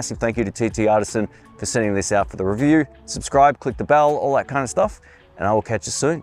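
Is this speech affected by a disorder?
No.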